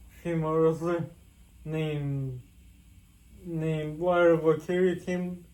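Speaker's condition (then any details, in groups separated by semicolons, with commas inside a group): Cerebral palsy; with developmental delay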